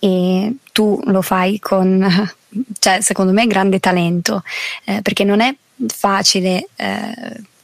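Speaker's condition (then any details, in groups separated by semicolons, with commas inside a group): No condition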